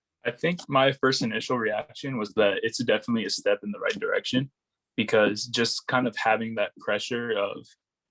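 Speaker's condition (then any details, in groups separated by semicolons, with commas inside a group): No condition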